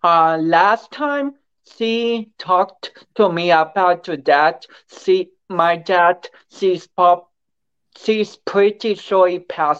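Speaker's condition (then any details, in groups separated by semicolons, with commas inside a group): Cerebral palsy; affects speech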